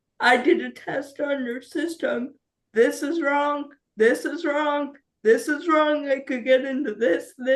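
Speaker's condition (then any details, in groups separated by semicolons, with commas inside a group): Cerebral palsy; speech not affected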